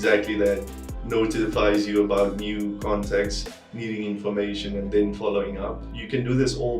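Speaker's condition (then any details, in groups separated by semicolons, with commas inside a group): No condition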